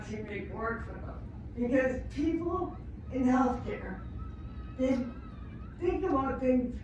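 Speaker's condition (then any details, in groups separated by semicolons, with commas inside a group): Traumatic brain injury; speech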